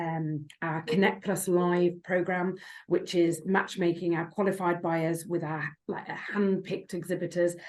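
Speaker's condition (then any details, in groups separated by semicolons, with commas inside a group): No condition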